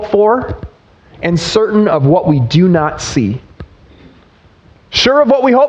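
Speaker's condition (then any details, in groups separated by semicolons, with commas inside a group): No condition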